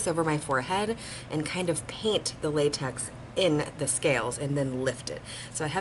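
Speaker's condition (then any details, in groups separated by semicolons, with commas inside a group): No condition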